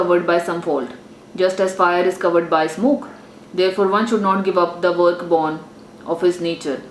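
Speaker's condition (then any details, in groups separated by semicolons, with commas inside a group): No condition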